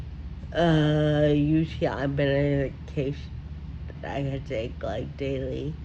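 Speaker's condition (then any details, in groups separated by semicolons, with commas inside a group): Friedreich ataxia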